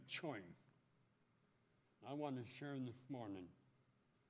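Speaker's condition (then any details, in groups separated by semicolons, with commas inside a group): Speech impediment; mirror under lips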